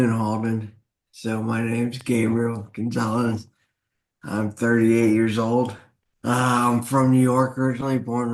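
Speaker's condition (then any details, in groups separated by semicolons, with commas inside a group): Traumatic brain injury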